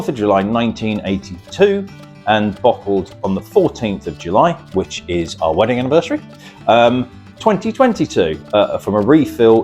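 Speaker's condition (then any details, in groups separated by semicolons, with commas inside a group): No condition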